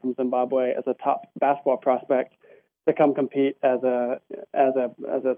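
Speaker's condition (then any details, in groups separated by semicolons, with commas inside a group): No condition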